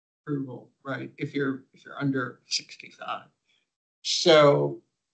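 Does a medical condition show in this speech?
Yes: cerebral palsy; diagnosed about age 2, now about 45.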